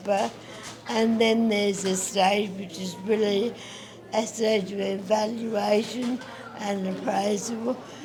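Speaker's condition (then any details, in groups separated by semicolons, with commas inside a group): Acquired brain injury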